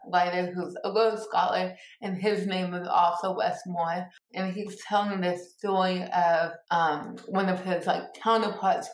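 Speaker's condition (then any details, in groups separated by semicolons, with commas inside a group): Cerebral palsy; speech impediment, people sometimes ask about it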